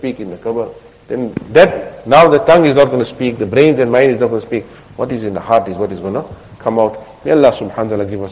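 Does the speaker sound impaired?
No.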